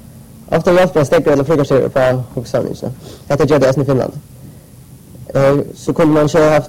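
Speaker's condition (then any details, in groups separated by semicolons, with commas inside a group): No condition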